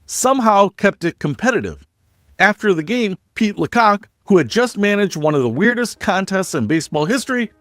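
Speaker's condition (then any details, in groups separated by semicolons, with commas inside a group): No condition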